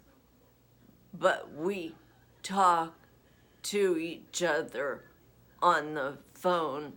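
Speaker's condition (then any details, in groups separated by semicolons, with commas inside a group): Essential tremor; voice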